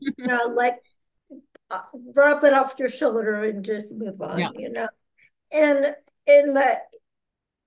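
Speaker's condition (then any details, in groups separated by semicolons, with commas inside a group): Aphasia and ataxia; cannot always pick out needed words, hard to clearly express ideas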